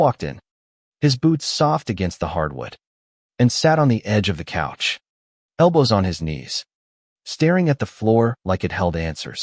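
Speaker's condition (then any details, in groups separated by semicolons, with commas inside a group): No condition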